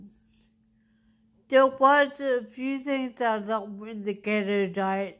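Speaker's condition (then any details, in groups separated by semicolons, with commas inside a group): Traumatic brain injury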